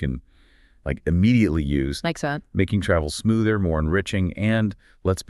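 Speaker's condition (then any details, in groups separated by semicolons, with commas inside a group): No condition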